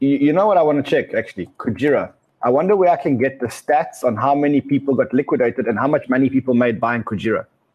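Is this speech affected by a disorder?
No.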